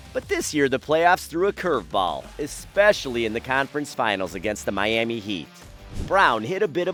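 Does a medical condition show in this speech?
No.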